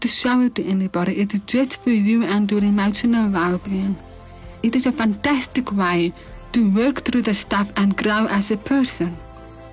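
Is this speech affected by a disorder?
Yes: hearing loss with cochlear implants, severe; 97% hearing loss, struggled to understand in hearing school growing up; cochlear implants for 6 years, hearing brought up to 80%; learned early to speak like hearing person, mother bonita drew out language, not natural.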